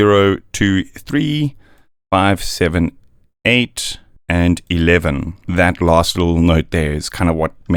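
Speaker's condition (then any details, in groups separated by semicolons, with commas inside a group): No condition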